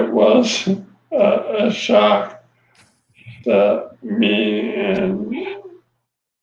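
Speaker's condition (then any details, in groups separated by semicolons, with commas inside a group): ALS; voice changed early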